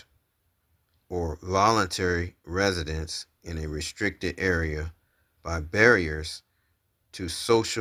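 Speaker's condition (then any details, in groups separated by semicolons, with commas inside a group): No condition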